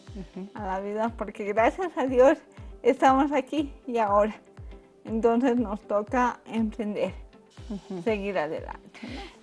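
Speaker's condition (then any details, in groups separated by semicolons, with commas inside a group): Cerebral palsy; from birth; about 40 years since onset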